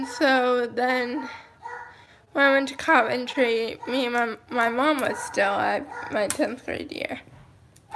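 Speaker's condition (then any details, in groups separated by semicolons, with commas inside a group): Cerebral palsy, mild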